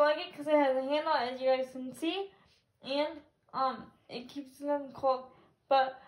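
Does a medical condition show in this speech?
Yes: cerebral palsy, spastic quadriplegic.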